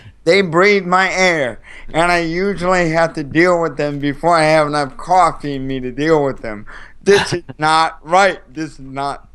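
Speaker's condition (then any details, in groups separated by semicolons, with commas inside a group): Cerebral palsy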